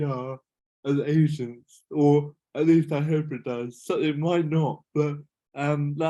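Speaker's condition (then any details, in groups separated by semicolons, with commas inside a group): Cerebral palsy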